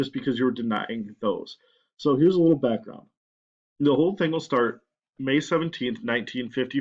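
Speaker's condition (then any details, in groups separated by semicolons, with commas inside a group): No condition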